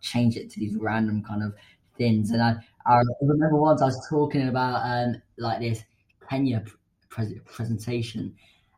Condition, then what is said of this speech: Stuttering. And I think what you just said there about, like, my stammer is not as bad as maybe one person or yours not, but that's not the point of it.